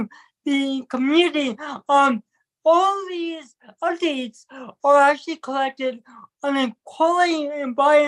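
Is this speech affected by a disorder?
Yes: cerebral palsy.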